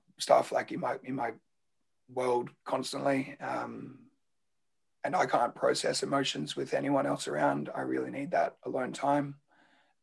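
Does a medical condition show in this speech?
Yes: laryngeal cancer; laryngeal tumour removed by surgery then regrew, voice box kept, voice box removal if it recurs; raspy voice led to diagnosis, voice still wrecked for a while, swallowing painful during radiotherapy.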